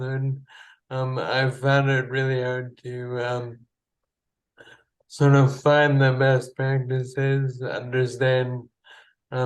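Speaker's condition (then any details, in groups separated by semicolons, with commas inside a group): Friedreich's ataxia; diagnosed in high school, progressive, now adult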